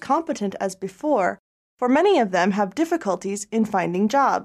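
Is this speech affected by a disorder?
No.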